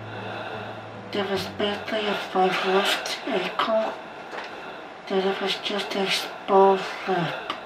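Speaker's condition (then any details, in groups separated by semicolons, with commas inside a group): ALS; genetic FUS mutation, highly aggressive, onset as limp; aged 24, physical therapy including standing therapy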